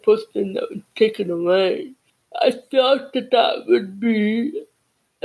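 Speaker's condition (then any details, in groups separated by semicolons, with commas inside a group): Cerebral palsy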